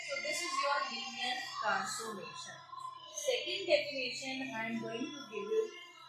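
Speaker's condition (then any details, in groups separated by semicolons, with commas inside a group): No condition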